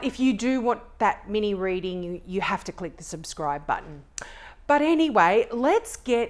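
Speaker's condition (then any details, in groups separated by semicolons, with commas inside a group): No condition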